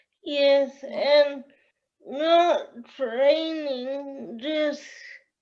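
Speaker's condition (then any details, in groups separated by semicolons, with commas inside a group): Cerebral palsy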